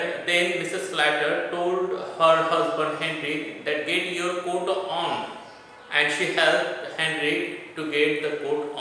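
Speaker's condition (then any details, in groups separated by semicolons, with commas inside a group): No condition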